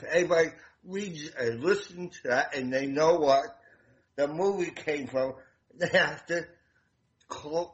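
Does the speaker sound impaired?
Yes: damaged voice box; voice box damaged by medic during hospital transport after fire rescue.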